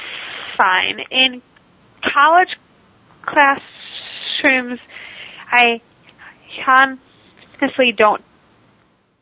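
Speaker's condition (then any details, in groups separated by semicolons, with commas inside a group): Stuttering; very severe third grade, worse high school, speakeasy from Dr. John Haskell, speech therapy helped core; moderate, occasional speakeasy in-ear delayed auditory feedback device, not worn on show; device cuts stuttering about 95%, still stutters at sentence onset, worse around unfamiliar people, sometimes avoids talking; repeated sounds, prolonged sounds, blocks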